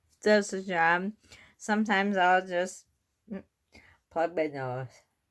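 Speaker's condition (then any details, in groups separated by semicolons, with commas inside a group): Bulbar onset ALS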